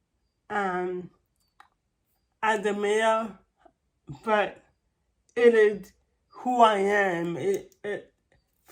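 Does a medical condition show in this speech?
Yes: cerebral palsy.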